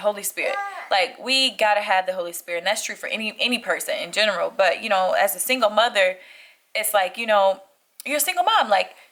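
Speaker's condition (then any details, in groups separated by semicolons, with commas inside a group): No condition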